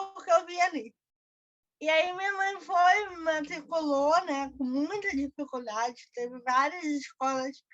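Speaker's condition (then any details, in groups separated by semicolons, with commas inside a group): Cerebral palsy; birth brain injury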